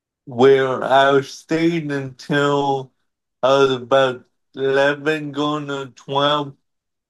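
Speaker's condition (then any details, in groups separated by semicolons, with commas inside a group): Cerebral palsy; wheelchair over the years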